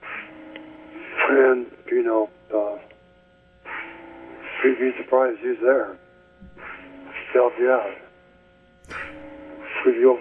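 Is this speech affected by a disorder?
Yes: ALS; first symptom twitches in chest, specialist took six to eight months to diagnose, almost six years since diagnosis; speech getting worse.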